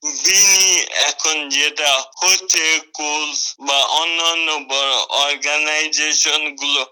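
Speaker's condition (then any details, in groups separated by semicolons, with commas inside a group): Motor neurone disease; progressive motor neuron degeneration, earlier walker and standard wheelchair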